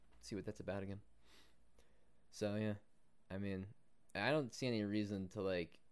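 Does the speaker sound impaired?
No.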